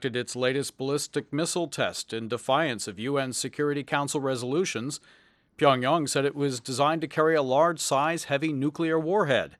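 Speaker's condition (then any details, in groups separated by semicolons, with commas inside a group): No condition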